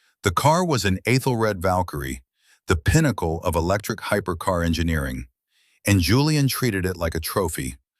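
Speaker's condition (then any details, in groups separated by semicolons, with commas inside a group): No condition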